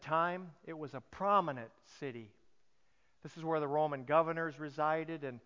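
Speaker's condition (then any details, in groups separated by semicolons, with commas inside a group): No condition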